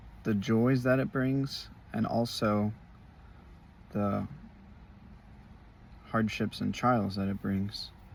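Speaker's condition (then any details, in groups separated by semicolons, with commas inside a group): No condition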